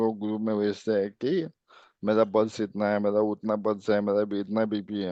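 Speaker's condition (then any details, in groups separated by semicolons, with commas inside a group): ALS; speech improved a little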